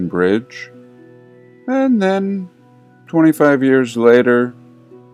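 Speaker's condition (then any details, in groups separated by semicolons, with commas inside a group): No condition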